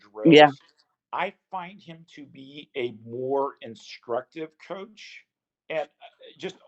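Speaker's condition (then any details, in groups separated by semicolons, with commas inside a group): No condition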